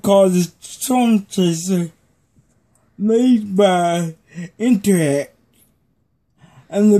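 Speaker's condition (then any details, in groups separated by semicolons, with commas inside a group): Cerebral palsy; may be hard to understand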